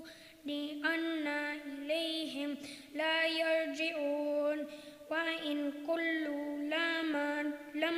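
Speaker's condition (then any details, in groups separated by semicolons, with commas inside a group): No condition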